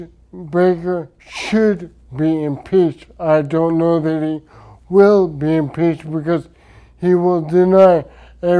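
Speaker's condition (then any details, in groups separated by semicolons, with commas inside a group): Traumatic brain injury; speech affected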